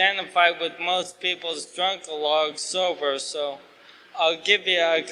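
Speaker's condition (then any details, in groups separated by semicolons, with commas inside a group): ALS; asked to talk slower, clearer, losing voice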